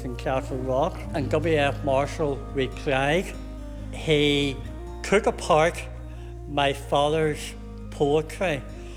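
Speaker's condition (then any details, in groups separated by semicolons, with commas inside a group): Cleft palate and cleft lip; consultants predicted never able to speak in front of people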